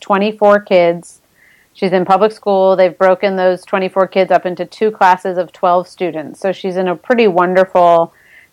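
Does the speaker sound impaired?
No.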